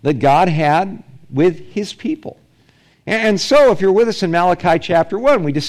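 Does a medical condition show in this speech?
No.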